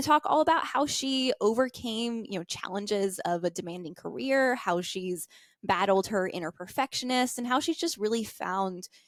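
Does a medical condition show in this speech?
No.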